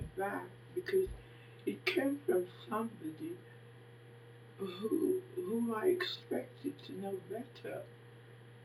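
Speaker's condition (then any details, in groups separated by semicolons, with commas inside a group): Facial palsy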